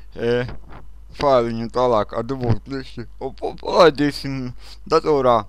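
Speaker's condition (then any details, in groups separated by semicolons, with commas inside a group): Cerebral palsy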